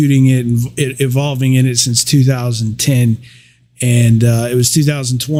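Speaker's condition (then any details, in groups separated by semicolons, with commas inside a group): No condition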